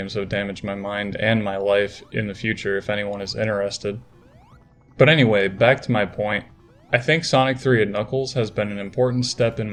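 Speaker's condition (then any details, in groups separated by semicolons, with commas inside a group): No condition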